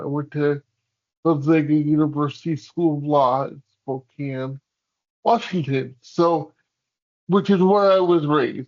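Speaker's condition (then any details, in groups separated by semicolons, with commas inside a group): Cerebral palsy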